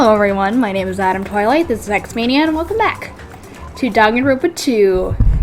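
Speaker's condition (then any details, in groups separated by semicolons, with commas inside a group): No condition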